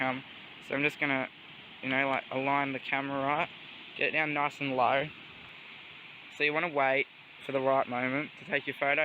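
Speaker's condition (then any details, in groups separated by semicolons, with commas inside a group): No condition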